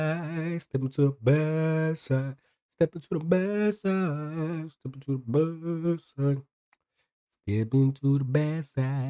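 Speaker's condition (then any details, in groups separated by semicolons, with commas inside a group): No condition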